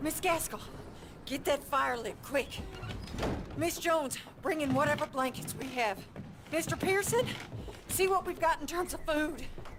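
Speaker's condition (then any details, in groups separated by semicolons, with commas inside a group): No condition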